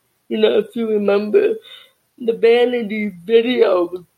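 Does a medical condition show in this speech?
Yes: cerebral palsy and deafness.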